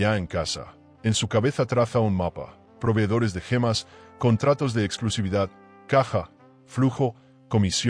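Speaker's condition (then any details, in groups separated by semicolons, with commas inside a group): No condition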